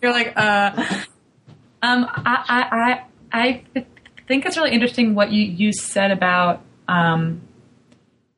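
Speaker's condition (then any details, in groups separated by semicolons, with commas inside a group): Stuttering; therapy over past 3 years: fluency shaping, stuttering modification, voluntary stuttering, subway talks with strangers; stutters when not monitoring, mostly at work, sometimes hides it, also stutters openly, words rush out; repeated words, prolonged sounds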